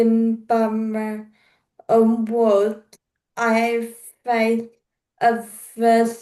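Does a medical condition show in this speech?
Yes: cerebral palsy; slower speaking pace.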